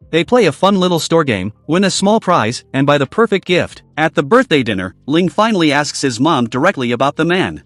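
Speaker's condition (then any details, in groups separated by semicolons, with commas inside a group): No condition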